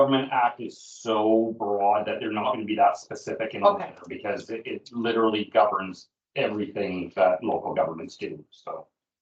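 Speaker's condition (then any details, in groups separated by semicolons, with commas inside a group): No condition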